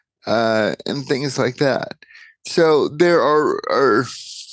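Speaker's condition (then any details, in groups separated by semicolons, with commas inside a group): Cerebral palsy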